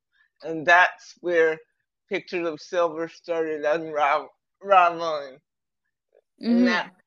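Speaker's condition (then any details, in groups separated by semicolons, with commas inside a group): Cerebral palsy; present from birth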